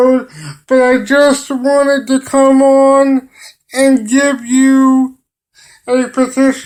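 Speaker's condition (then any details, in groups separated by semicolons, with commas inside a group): Cerebral palsy; limited use of the hands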